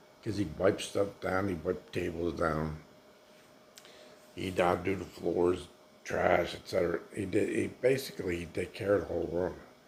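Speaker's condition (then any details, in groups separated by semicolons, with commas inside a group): Multiple sclerosis; dry mouth, dry food hard to swallow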